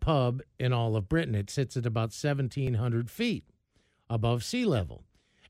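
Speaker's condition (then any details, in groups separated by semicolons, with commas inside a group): No condition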